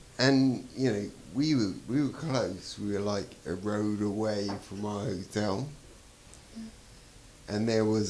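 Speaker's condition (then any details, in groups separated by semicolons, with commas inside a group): Traumatic brain injury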